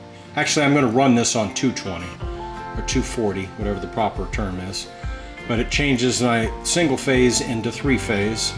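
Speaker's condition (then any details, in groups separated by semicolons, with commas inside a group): No condition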